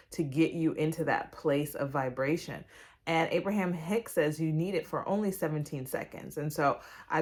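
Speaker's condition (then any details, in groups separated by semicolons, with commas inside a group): No condition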